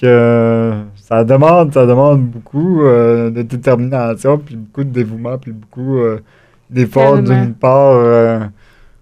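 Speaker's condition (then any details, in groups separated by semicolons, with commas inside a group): Cerebral palsy; acquired, chickenpox at three weeks, fever, epileptic seizure, convulsions, brain bleeding, premature infant, wheelchair user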